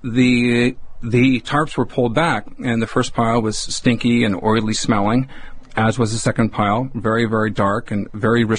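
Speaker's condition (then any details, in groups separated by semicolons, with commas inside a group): No condition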